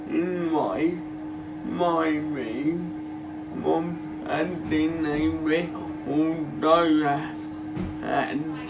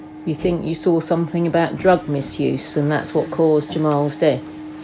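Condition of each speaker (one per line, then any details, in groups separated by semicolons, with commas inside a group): Cerebral palsy
No condition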